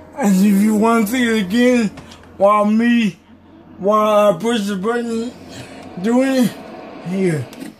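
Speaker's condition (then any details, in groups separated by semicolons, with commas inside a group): Cerebral palsy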